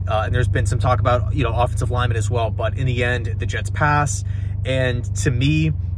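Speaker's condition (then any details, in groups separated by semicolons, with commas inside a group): No condition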